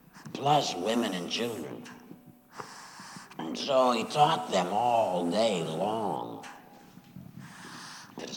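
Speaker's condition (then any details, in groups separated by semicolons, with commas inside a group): Laryngectomy after throat cancer; voice box removed, voice prosthesis placed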